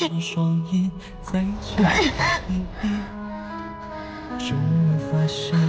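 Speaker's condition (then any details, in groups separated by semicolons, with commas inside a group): No condition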